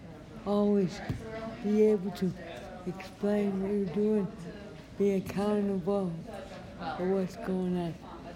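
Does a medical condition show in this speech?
Yes: traumatic brain injury; traumatic brain injury from car rollover on base around age 24, army occupational and physical therapy; wheelchair user, knee later failed; talks funny, understandable except when laughing, could not speak for a year after injury.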